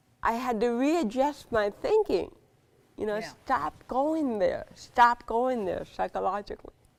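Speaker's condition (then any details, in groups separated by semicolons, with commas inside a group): Cerebral palsy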